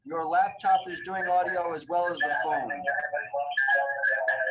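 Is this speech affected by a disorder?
No.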